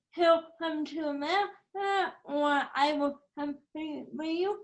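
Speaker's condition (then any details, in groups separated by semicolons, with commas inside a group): Cerebral palsy, spastic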